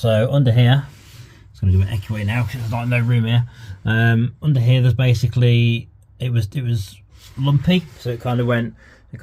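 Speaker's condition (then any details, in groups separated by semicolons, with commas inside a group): No condition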